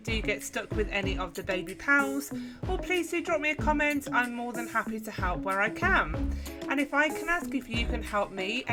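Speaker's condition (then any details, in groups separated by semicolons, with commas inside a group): No condition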